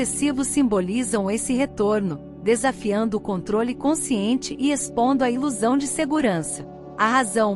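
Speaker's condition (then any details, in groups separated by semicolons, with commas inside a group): No condition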